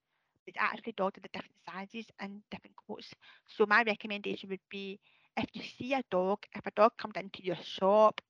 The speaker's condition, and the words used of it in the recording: Deafness. Sometimes my hearing impairment, it can affect my speech, so sometimes I can talk too fast, sometimes I'm not quite sure how loud or how quiet I'm talking